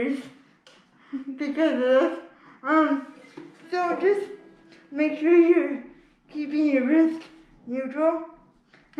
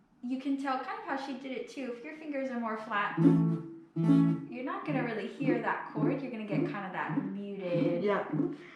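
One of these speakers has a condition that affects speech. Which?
The first: spastic cerebral palsy; uses wheelchair; can speak.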